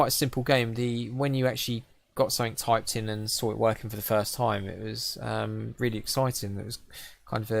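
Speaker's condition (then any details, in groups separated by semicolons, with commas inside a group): No condition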